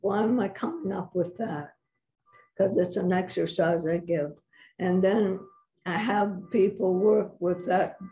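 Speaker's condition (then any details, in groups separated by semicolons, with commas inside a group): Parkinson's; about six years since onset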